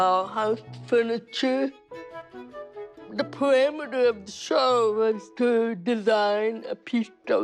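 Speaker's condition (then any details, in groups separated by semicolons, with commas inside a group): Cerebral palsy; speech therapy by age four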